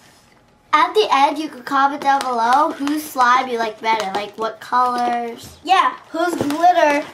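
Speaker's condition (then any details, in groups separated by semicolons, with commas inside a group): No condition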